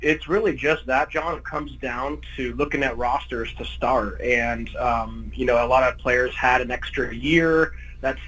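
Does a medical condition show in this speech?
No.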